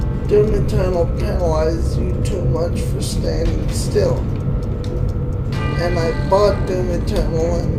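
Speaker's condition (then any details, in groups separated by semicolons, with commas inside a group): Cerebral palsy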